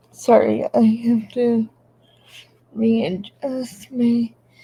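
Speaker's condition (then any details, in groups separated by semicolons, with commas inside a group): Cerebral palsy; present from birth, paralysis with sensation intact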